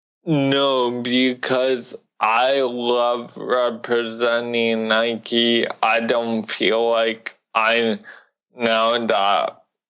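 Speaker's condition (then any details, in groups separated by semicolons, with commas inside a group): Cerebral palsy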